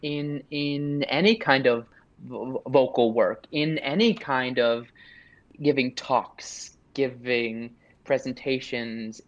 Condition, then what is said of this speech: Stuttering. And also just do it for myself, to just have that confidence that it's a part of me, and that's just how I speak sometimes.